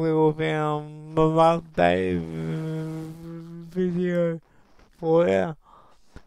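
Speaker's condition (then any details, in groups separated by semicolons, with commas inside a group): Cerebral palsy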